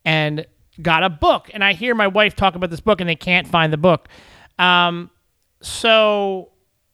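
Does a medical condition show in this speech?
No.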